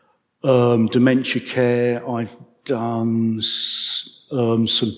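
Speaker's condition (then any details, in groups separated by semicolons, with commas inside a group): Stammer; man aged 55; stammer audible in speech; prolonged sounds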